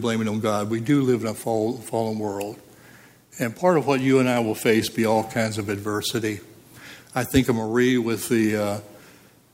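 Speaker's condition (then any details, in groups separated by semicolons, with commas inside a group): No condition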